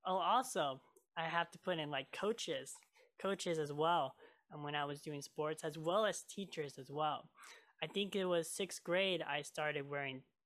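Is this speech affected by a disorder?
Yes: cleft lip and palate; talking and singing hard while growing up.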